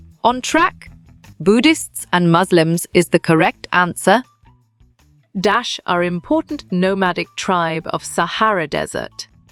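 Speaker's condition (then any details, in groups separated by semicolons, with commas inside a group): No condition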